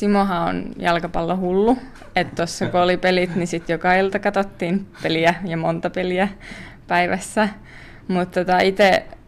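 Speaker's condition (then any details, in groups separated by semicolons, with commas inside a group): No condition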